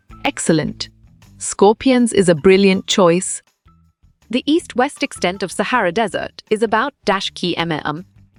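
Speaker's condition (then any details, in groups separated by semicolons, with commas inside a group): No condition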